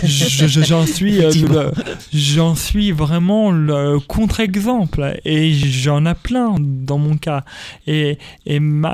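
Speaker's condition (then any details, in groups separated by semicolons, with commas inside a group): Stuttering; stuttering persists, described by him as an accent; repeated sounds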